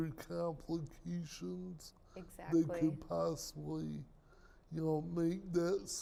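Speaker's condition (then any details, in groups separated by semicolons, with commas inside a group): Cerebral palsy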